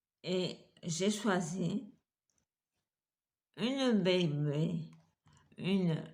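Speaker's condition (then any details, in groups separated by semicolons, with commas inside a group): Multiple sclerosis; wheelchair, hand difficulties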